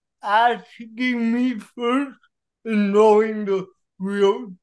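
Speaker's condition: Cerebral palsy; wheelchair user, cerebral palsy since childhood, physical therapy turned into weight training at 12; works out lower and upper body at local gym, lifts weights

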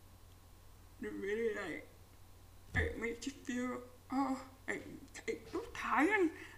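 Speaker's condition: Profound deafness; cochlear implant two years ago

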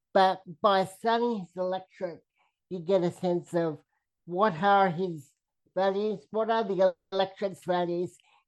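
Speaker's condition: Cerebral palsy, spastic quadriplegia; diagnosed at eight months old

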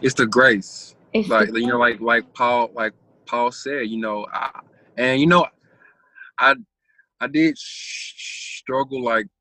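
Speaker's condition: Stuttering; stuttering since childhood; ongoing stutter, may never stop stuttering; stutter audible in recording, formerly heavily hindered speaking; repeated sounds, prolonged sounds

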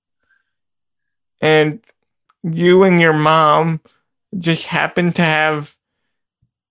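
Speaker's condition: Cerebral palsy; wheelchair user

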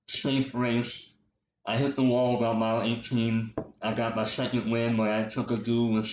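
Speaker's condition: Cleft lip and palate; congenital

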